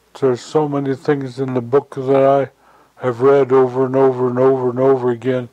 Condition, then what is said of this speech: Stroke. His voice is shaky, but his spirit carries a strong conviction.